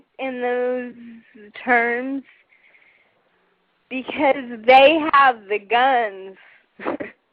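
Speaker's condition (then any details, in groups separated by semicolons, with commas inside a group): Cerebral palsy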